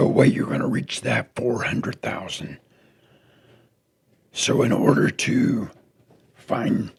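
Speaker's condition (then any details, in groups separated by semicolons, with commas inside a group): Throat cancer; tracheostomy tube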